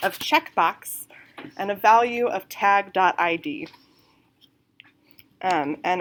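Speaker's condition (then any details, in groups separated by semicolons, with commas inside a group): No condition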